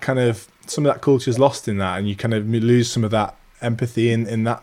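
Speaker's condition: No condition

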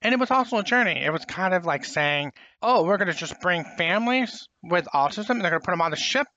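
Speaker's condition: Profound hearing loss, congenital

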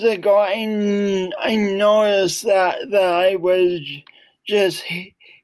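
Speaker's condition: Cerebral palsy; affects voice, speech impediment

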